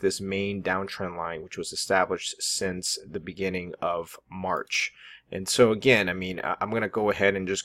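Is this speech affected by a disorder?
No.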